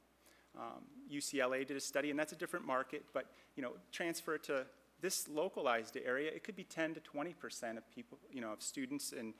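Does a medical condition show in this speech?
No.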